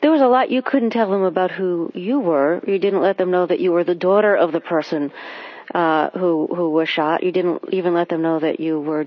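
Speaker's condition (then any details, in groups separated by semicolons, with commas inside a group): No condition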